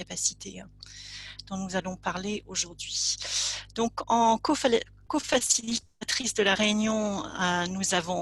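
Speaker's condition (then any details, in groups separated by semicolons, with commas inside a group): No condition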